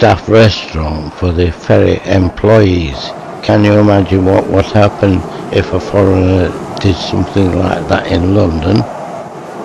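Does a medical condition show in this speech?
Yes: motor neuron disease.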